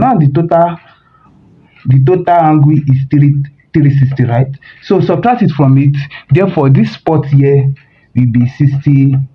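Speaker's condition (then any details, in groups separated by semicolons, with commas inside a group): No condition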